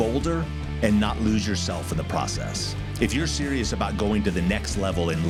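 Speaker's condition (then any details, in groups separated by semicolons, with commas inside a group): No condition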